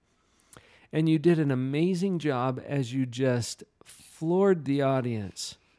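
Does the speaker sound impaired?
No.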